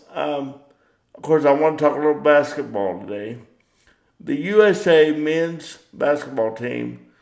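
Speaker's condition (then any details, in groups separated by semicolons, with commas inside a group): Cerebral palsy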